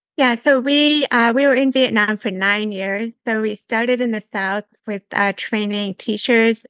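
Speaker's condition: Severe to profound hearing loss; congenital, diagnosed in England, hearing aids from 11 months, cochlear implant one side; cochlear implant on one side about 10 years ago, earlier body, analog, digital hearing aids; learned to listen and speak through early intervention in England

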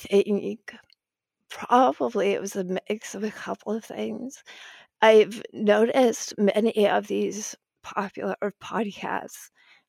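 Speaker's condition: Spasmodic dysphonia; diagnosed after praying for normal voice, repeated Botox injections silenced voice

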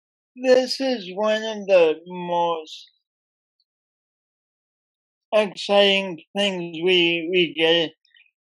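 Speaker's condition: Speech impediment from birth; coordination differences

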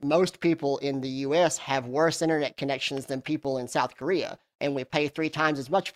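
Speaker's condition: Cleft lip and palate

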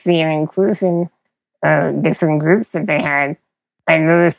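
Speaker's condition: Spinal muscular atrophy; progressive

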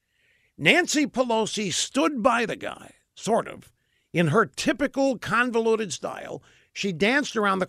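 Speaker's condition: No condition

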